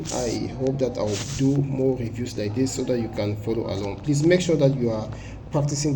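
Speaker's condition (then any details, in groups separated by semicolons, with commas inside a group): No condition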